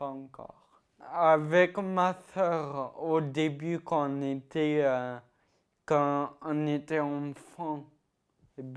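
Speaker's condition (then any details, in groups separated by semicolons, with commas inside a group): Ataxia-telangiectasia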